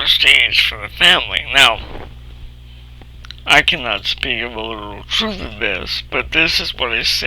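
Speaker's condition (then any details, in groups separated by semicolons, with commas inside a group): Cerebral palsy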